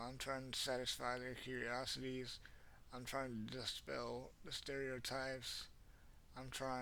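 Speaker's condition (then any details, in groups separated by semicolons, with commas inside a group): Cerebral palsy; has had speech therapy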